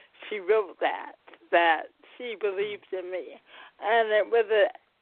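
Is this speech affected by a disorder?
Yes: cerebral palsy.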